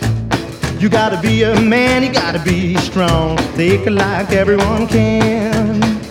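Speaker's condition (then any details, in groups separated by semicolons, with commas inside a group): No condition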